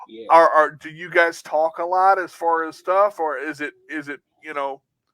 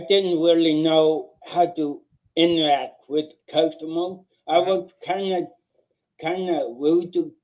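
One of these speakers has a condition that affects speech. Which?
The second: ataxic cerebral palsy; mildest kind.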